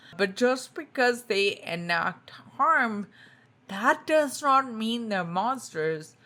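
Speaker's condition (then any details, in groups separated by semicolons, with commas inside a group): Spinocerebellar ataxia type 2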